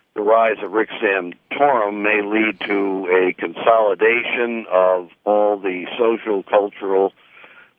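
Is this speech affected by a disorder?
No.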